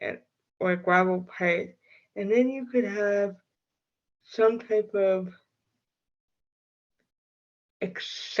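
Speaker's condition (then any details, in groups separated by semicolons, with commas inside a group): Cerebral palsy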